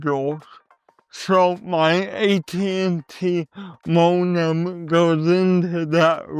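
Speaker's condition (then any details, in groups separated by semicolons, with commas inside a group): Cerebral palsy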